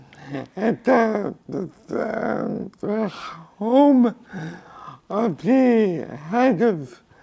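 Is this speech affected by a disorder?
Yes: cerebral palsy; from birth.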